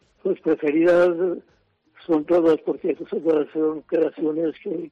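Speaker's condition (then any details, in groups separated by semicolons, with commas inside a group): Parkinson's disease; Parkinson's disease diagnosed 12 years ago, six months after retiring, now 77; regular neurologist reviews, doctors advised staying active, activity reported to help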